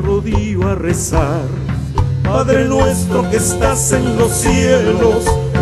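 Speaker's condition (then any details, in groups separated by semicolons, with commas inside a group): No condition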